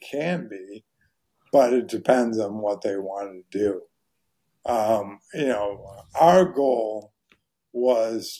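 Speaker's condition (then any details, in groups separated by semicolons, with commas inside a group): ALS; voice very hoarse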